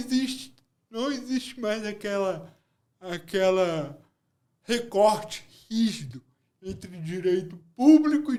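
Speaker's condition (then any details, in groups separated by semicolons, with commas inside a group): Cerebral palsy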